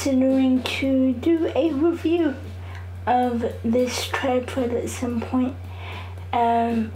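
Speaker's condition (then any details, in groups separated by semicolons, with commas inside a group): Cerebral palsy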